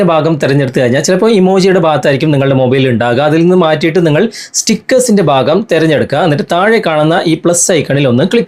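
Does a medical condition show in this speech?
No.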